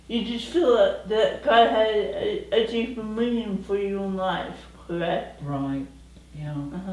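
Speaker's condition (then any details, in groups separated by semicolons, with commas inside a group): Cerebral palsy; present from birth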